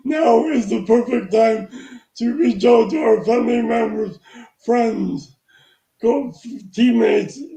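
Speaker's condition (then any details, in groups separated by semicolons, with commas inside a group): Traumatic brain injury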